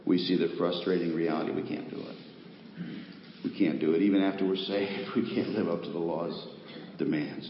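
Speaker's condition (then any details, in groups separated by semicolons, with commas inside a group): No condition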